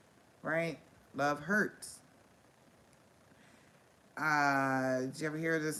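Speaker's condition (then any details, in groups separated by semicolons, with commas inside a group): No condition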